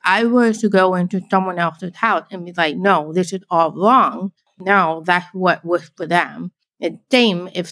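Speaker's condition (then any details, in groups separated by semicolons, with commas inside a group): Deafblind, born deaf; narrowed visual field; can speak, signing easier than speaking English in videos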